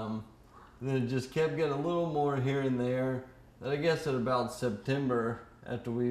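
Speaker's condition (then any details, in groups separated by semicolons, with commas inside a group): ALS; ALS, upper and lower motor neuron, leg spasticity, arm weakness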